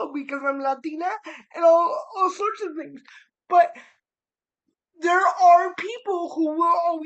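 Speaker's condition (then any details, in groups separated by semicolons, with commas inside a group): Cerebral palsy; spastic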